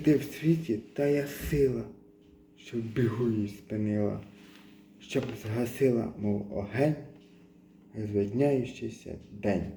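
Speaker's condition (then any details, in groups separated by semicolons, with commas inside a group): Cerebral palsy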